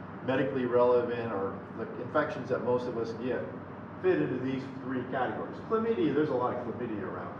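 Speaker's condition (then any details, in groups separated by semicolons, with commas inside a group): No condition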